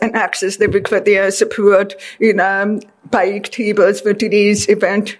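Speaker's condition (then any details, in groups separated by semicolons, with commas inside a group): Deafness; deaf since childhood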